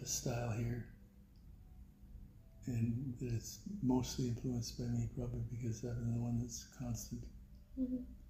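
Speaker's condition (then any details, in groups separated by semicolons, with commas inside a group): Parkinson's; voice weakened by Parkinson's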